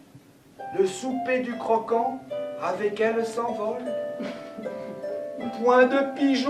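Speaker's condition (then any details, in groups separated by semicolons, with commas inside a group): No condition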